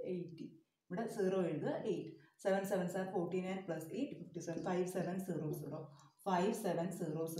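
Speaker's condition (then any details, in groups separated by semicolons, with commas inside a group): No condition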